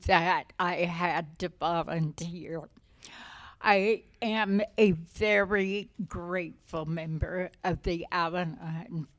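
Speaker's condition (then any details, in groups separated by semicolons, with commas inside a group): Essential tremor; essential tremor affecting voice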